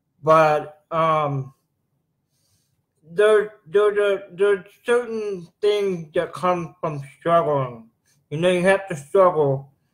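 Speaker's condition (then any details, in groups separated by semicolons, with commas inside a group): Cerebral palsy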